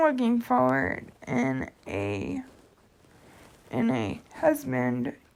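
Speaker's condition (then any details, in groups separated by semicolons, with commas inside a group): Cerebral palsy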